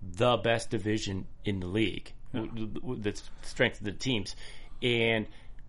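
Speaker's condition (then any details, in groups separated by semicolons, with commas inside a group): No condition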